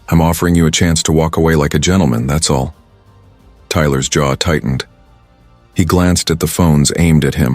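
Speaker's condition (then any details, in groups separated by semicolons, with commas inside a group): No condition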